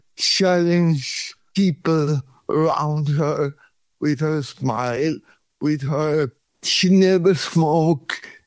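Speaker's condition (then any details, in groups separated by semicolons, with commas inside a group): Cerebral palsy; no breathing first 40 minutes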